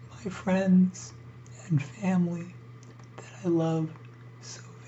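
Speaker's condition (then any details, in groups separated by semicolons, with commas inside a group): ALS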